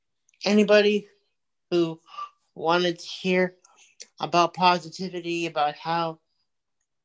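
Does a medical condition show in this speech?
Yes: cerebral palsy; multiple surgeries since infancy.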